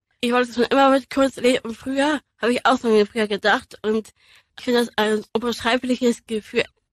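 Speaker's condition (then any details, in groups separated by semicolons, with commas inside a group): Down syndrome; trisomy 21, three copies of chromosome 21, genetic anomaly; age 24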